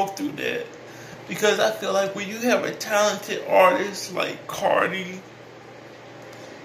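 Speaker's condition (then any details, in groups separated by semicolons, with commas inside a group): Cerebral palsy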